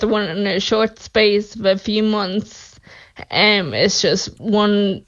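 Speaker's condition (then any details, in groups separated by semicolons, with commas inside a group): Friedreich's ataxia; diagnosed at age 12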